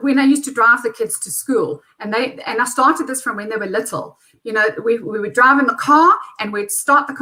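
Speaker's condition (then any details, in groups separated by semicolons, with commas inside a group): No condition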